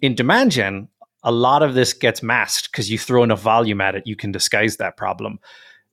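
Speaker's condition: No condition

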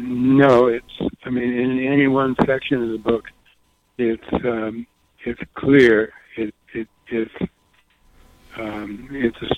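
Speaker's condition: Parkinson's disease; throat getting closed up, losing voice

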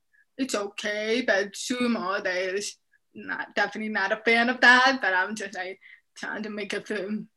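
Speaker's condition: Deafness, profound, severe; noticed at 7 months

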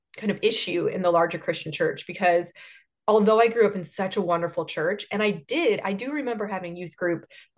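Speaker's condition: No condition

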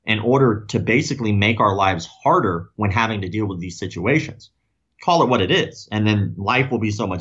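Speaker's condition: Cleft lip and palate; congenital

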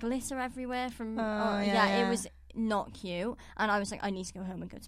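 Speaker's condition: Cleft palate; could not breastfeed or eat

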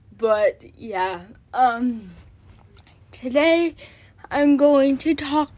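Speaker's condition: Cerebral palsy; born addicted

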